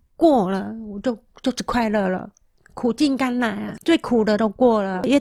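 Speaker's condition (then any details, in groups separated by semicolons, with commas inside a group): Moderate-to-severe hearing loss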